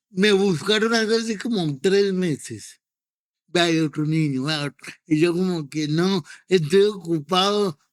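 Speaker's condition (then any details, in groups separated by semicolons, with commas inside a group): Cerebral palsy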